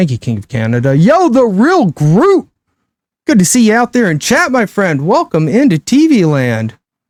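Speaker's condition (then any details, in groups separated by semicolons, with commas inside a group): No condition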